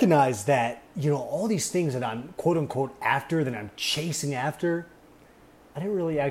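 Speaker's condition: No condition

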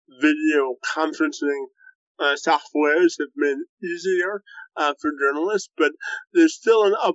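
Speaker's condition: Cerebral palsy, spastic quadriplegia

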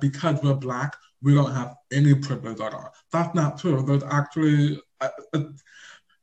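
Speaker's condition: Deaf or hard of hearing; looks around to make sure of hearing everything

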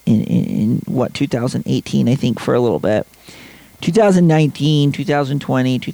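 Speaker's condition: No condition

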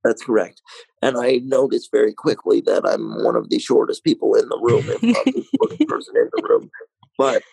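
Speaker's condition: Cerebral palsy, mild

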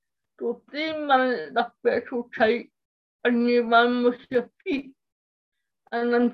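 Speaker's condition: Cerebral palsy; speech impairment

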